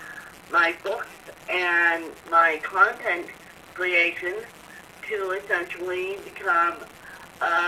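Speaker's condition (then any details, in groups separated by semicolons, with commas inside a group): Cerebral palsy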